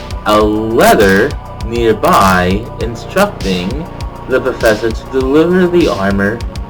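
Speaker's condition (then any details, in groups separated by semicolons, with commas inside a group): No condition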